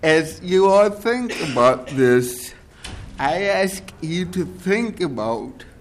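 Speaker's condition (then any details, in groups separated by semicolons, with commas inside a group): Cerebral palsy; present since birth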